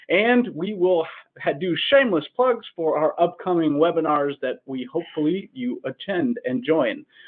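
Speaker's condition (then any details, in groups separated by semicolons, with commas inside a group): No condition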